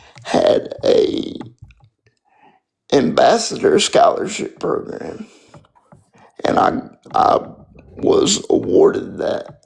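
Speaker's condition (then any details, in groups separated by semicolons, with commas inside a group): Spastic quadriplegic cerebral palsy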